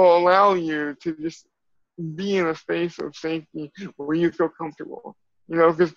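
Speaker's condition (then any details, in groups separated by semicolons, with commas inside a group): Cerebral palsy; from birth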